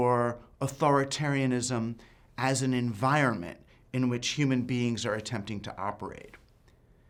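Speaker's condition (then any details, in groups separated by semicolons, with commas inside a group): No condition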